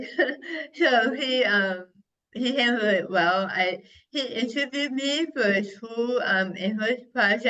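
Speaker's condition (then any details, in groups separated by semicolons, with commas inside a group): Head and neck cancer; right tongue carcinoma, over half tongue removed and reconstructed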